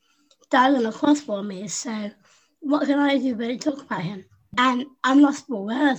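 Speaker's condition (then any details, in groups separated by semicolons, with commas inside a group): Down syndrome; learned to speak by copying younger sister Susie, second top grade and b in French speaking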